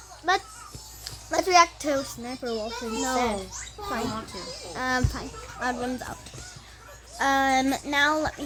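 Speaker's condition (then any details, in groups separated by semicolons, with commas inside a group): No condition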